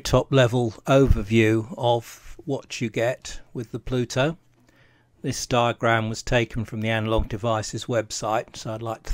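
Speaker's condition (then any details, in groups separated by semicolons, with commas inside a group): No condition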